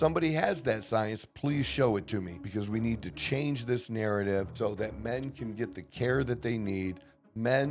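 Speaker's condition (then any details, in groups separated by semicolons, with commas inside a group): No condition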